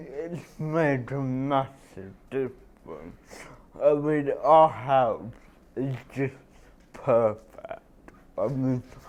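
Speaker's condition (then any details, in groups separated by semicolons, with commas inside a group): Cerebral palsy; caused by birth injury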